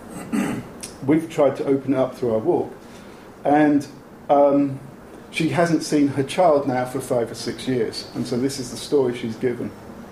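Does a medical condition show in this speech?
No.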